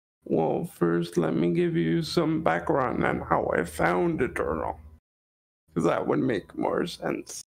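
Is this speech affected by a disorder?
Yes: cerebral palsy; quadriplegia, from birth, right side affected.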